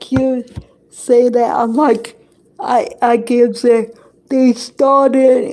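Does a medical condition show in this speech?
Yes: cerebral palsy; affects hand.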